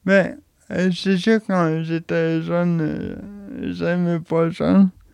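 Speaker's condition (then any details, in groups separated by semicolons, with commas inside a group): Cerebral palsy; age 31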